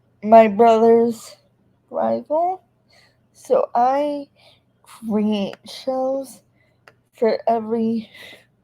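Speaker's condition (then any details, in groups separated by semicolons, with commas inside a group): Cerebral palsy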